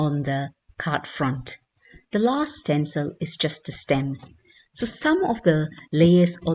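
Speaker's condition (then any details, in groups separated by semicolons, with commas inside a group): No condition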